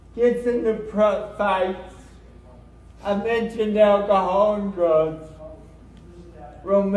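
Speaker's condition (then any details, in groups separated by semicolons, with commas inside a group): Cerebral palsy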